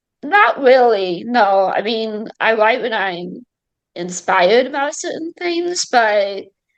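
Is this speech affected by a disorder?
Yes: cerebral palsy, mild; speech affected.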